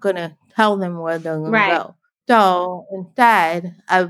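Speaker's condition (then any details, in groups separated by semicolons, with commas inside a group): Deafblind, born deaf; hearing aid on right, cochlear implant on left, about 40 degree visual field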